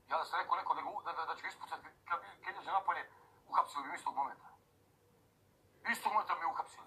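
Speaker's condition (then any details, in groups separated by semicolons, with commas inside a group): No condition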